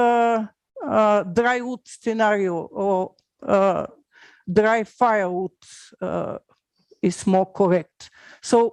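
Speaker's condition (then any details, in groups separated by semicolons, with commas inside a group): No condition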